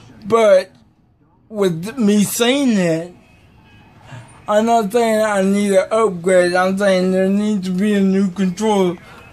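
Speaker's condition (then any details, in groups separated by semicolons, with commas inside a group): Cerebral palsy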